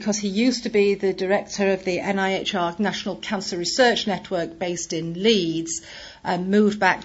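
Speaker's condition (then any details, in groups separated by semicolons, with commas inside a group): No condition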